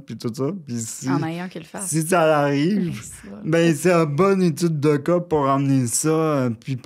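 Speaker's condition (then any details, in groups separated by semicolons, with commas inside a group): Cerebral palsy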